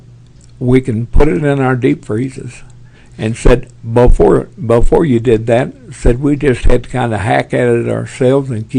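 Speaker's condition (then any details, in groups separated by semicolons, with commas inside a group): Parkinson's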